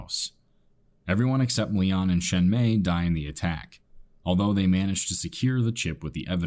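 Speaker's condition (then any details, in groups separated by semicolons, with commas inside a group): No condition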